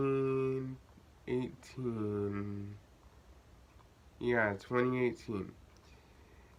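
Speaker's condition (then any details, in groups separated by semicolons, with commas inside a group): Cerebral palsy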